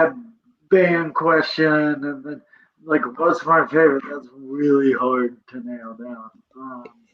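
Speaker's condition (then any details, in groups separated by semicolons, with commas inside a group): Cerebral palsy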